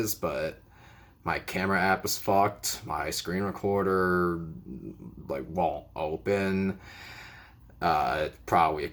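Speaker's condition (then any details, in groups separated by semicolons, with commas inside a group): No condition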